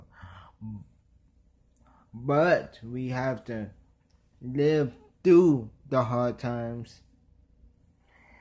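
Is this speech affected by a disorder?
Yes: traumatic brain injury.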